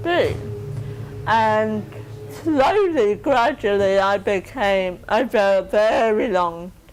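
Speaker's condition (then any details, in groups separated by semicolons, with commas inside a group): Cerebral palsy; oxygen starvation at birth; could not swallow as baby, predicted never to talk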